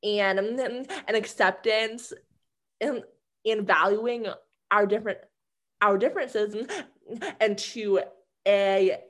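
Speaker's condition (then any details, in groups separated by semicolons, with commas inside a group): Stuttering; stuttering since childhood, has had speech therapy; speaks in a different way, self-described as communicating just fine; repeated words, prolonged sounds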